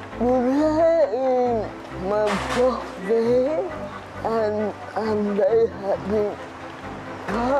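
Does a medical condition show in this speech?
Yes: cerebral palsy.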